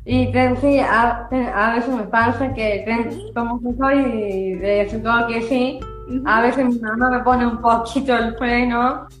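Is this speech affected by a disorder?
Yes: Down syndrome; from birth.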